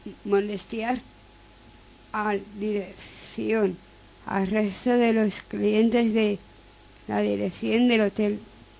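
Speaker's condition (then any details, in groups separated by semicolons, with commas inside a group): Down syndrome; reads news item aloud on live radio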